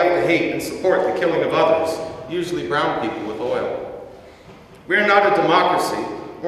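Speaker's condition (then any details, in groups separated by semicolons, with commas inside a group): No condition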